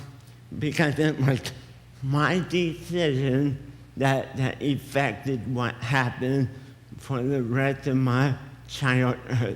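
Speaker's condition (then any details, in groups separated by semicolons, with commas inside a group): Cerebral palsy; affects speech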